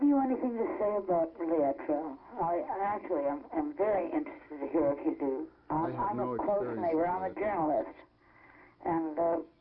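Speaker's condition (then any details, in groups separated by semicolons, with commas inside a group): Laryngeal cancer; left throat cancer a year ago, now large right-side tumor, judged incurable at Children's Hospital, San Francisco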